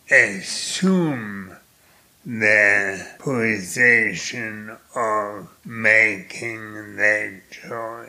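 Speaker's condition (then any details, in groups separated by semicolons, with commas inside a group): Primary lateral sclerosis; motor neuron disease, neurologist gave 2 to 5 years, later found primary lateral sclerosis, legs then arms, hands, face, voice; profoundly affected, speaks with effort, hard to follow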